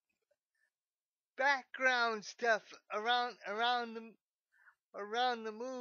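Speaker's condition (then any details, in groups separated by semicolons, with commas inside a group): Cerebral palsy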